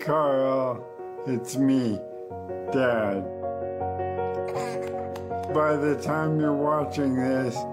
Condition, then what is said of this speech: ALS (motor neuron disease). I'm losing my ability to speak, so I'm asking people to be my voice.